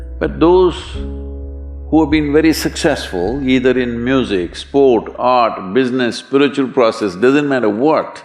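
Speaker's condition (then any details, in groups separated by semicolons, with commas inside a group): No condition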